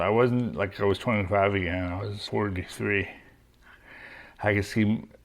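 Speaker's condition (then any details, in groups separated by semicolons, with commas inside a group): Young onset Parkinson's disease; young onset, hereditary LRRK2, deep brain stimulator implanted; diagnosed at 38, deep brain stimulation and medication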